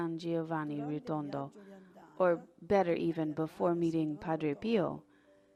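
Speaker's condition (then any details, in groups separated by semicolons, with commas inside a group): No condition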